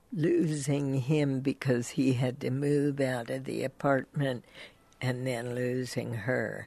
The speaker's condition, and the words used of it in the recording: Spasmodic dysphonia. I know it's not the voice that you were born with because of spasmodic dysphonia.